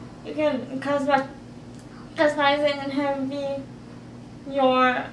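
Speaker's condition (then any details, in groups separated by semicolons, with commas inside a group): Cerebral palsy, spastic quadriplegic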